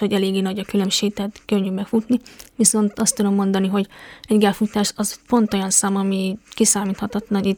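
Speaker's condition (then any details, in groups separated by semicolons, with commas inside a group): Deafness; congenital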